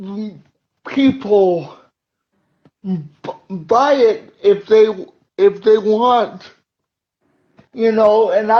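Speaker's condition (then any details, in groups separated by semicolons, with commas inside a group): Cerebral palsy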